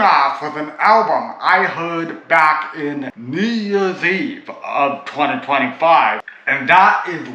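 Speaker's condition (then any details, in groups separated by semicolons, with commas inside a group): Cerebral palsy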